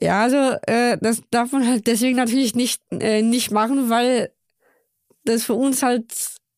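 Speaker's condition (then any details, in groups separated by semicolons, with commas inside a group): Down syndrome; congenital, born in Köln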